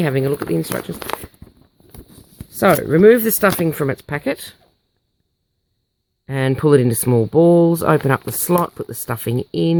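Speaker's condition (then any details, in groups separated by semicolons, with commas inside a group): No condition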